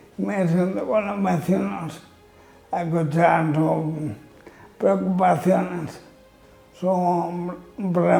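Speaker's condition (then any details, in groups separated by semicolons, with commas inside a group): Amyotrophic lateral sclerosis (ela)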